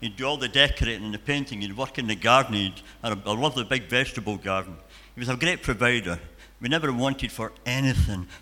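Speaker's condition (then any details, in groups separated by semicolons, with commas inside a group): Cleft palate and cleft lip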